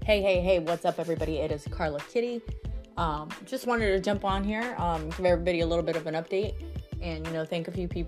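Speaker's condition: No condition

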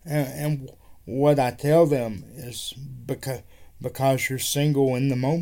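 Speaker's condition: Cerebral palsy; wheelchair user

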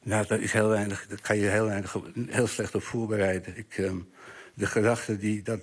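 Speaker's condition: Parkinson's disease; diagnosed about four years earlier, tremor at onset, marked fatigue in first years; medication cocktail working well, symptoms reduced, less fatigue, roughly 15% substantia nigra left

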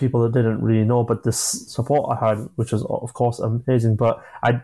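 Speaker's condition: Stammering; not a fluent speaker, openly admits stammer; prolonged sounds

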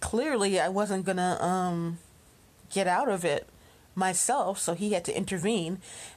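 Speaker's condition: No condition

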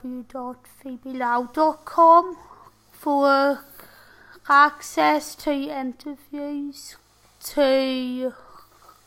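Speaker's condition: Tracheostomy and ventilator dependent

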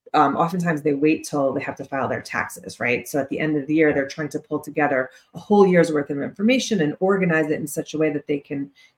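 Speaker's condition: No condition

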